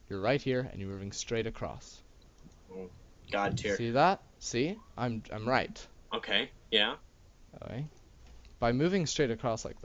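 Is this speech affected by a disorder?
No.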